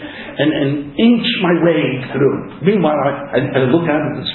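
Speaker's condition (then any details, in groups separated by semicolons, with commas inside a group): No condition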